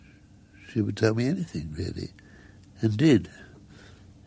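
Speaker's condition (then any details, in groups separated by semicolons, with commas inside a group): Muscular dystrophy; progressive, death predicted at 16 but now nearly 70, wheelchair user, walked earlier; gradually able to do less, helped around by carers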